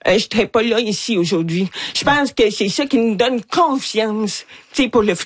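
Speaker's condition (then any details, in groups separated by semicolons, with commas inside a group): Hearing loss, cochlear implant; deaf, hard of hearing, hears nothing without implant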